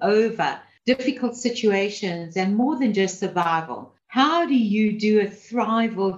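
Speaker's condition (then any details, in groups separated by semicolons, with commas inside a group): No condition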